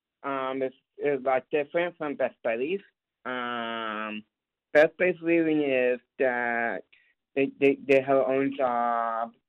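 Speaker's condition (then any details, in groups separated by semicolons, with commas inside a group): Down syndrome; describes self as very capable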